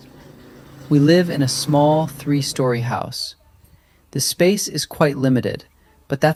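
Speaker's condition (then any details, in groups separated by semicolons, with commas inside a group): No condition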